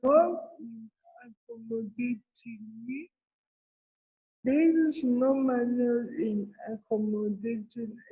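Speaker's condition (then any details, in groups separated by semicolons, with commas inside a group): Cerebral palsy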